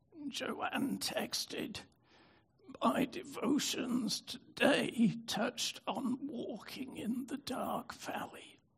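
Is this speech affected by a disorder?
Yes: spasmodic dystonia; prior stroke.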